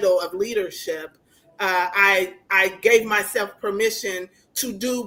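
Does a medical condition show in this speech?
No.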